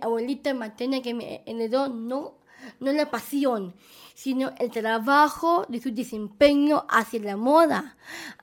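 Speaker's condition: Down syndrome; present from birth

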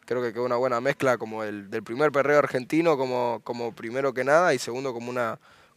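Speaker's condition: No condition

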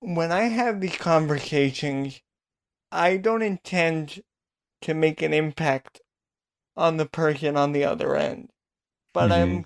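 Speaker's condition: Cerebral palsy; draw

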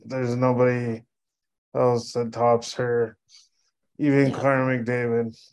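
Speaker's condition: Cerebral palsy; oxygen deprivation from birth complications, contractions compressing, meconium inhaled in labor, wheelchair from age 5, power chair

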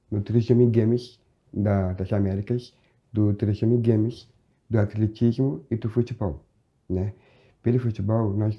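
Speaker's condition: Down syndrome; trisomy 21

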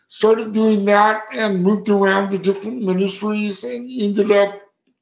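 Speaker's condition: Cerebral palsy; from birth, damaged brain area for balance and coordination, appears missing on MRI, affects arms and legs, power wheelchair most days; affects speech

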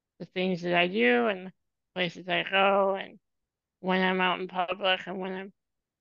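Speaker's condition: Spinal muscular atrophy; from birth, genetic, motorized wheelchair user whole life, depends on caregivers; progressive muscle weakness throughout body

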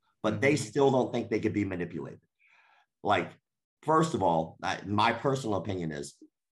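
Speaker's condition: Cleft lip and palate

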